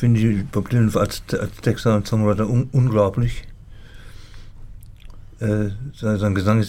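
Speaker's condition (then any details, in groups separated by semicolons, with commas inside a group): Parkinson's disease; symptoms initially ignored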